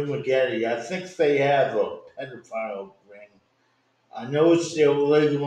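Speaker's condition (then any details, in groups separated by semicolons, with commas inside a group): Cerebral palsy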